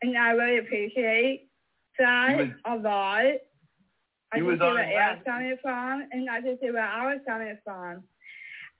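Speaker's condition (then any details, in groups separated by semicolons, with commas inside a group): Mosaic Down syndrome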